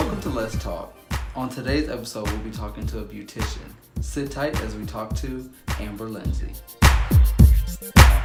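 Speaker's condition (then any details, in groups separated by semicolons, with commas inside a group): No condition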